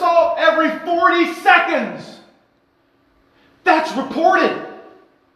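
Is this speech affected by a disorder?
No.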